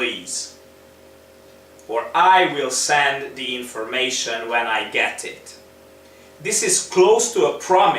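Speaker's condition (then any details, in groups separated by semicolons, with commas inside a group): No condition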